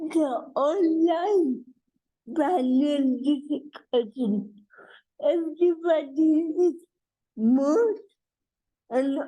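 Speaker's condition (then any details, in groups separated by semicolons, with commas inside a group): Cerebral palsy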